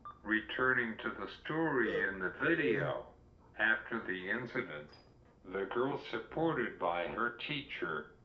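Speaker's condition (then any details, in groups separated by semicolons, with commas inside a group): Cerebral palsy; uses wheelchair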